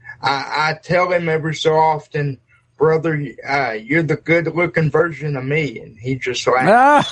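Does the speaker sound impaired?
Yes: cerebral palsy; uses electric wheelchair.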